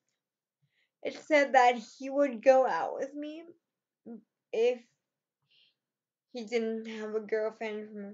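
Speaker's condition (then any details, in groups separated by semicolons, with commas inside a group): Cerebral palsy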